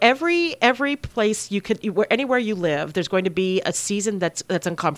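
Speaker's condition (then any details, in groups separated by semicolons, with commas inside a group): No condition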